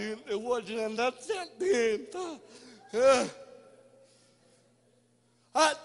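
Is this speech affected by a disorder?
Yes: cerebral palsy; no speech as child.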